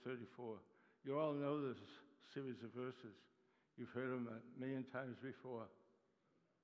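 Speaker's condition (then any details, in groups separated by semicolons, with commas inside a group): Parkinson's disease; Parkinson's attacks muscles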